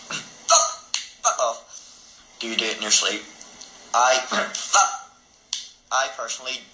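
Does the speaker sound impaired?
Yes: Tourette's; serious tics; frequent shouted swearing and interjections interrupting speech throughout clip; shouts swear words, shouts remarks at women, regardless of company, even 90-year-olds, not during sleep.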